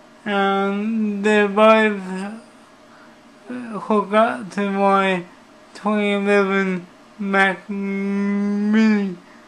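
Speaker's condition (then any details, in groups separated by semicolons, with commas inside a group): Cerebral palsy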